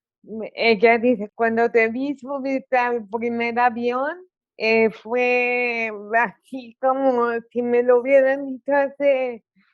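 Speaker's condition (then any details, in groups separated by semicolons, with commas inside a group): Cerebral palsy; articulation affected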